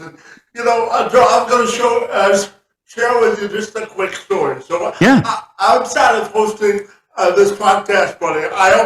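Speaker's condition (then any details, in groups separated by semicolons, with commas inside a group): Cerebral palsy; from birth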